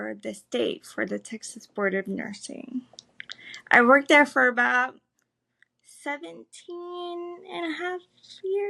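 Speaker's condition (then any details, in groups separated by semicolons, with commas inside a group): Cerebral palsy, spastic; able to speak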